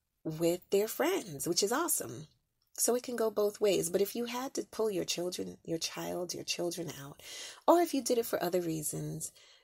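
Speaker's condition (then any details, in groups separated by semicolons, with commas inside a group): No condition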